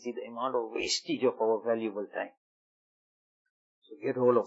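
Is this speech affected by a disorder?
No.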